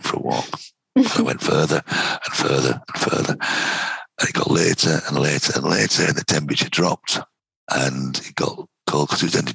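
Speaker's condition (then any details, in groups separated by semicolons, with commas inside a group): Vocal cord cancer, head and neck cancer, right vocal cord; breathing restricted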